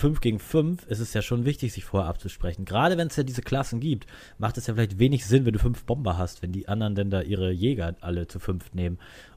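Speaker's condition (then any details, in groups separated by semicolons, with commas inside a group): No condition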